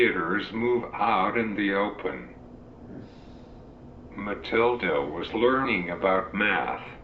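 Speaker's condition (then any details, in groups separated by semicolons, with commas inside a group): Cerebral palsy; uses wheelchair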